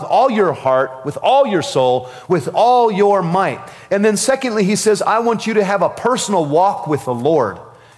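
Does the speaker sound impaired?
No.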